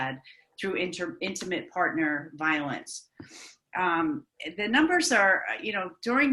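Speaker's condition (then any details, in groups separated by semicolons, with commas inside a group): No condition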